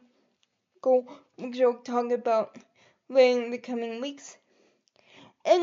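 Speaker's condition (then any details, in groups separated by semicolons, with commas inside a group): Cerebral palsy; quadriplegic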